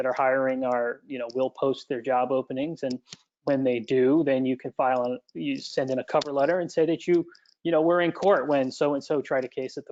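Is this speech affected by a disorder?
No.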